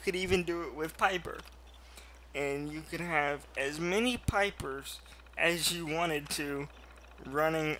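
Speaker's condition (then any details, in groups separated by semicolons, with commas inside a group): Cerebral palsy, mild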